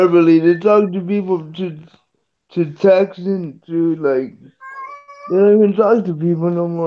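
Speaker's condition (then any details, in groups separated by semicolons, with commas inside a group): Cerebral palsy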